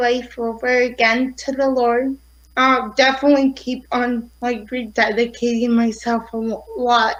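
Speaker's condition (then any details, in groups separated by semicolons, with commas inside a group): Cerebral palsy; affects fine motor skills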